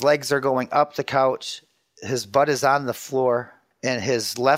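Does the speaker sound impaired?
No.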